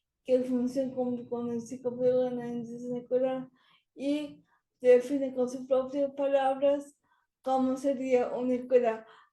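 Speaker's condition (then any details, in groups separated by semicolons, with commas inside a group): Cerebral palsy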